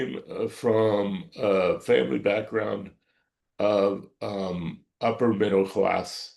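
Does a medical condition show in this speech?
Yes: cerebral palsy; quadriplegic, all four limbs affected.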